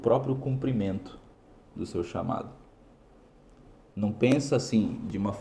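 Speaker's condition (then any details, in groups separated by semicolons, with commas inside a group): No condition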